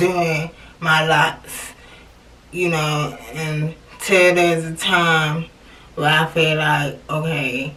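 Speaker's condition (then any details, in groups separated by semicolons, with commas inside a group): Cerebral palsy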